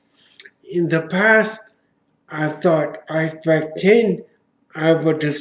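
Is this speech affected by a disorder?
Yes: traumatic brain injury.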